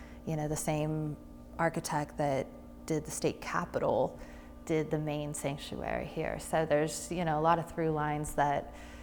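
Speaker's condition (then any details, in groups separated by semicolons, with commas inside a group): No condition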